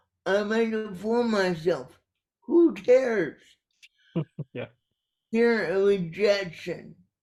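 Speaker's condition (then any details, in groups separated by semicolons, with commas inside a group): Cerebral palsy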